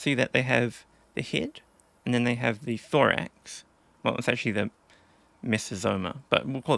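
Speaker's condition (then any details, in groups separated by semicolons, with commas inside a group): No condition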